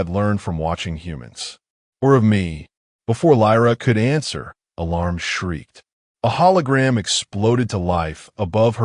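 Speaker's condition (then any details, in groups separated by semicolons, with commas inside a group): No condition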